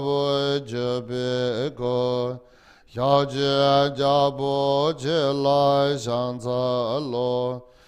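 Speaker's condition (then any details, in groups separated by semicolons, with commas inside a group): No condition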